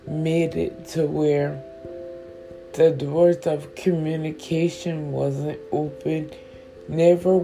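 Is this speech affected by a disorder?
Yes: stroke with stutter; stutter now, linked by speaker to not sleeping.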